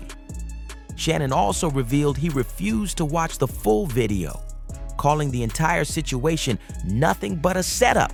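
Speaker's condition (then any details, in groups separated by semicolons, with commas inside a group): No condition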